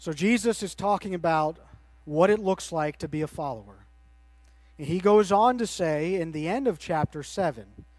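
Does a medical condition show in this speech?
No.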